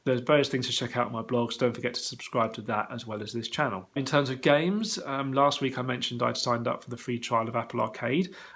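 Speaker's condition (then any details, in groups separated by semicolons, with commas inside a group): No condition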